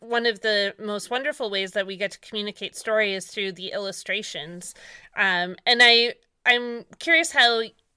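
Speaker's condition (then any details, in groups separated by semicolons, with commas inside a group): No condition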